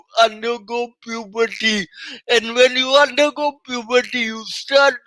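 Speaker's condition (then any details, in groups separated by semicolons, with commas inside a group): Cerebral palsy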